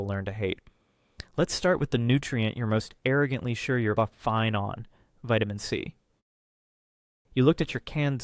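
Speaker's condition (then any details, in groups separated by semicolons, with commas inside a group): No condition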